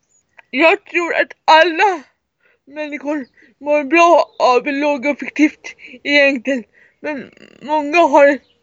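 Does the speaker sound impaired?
Yes: cerebral palsy; severe, wheelchair user.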